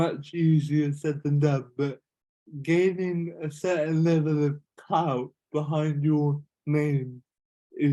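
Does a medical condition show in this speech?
Yes: cerebral palsy.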